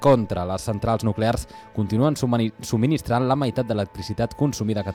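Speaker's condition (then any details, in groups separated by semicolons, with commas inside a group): No condition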